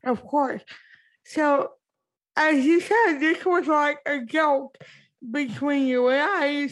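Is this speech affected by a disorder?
Yes: cerebral palsy; wheelchair user, impaired speech since childhood.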